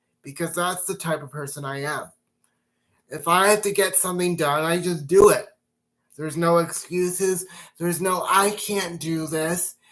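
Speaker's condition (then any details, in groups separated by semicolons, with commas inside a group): Cerebral palsy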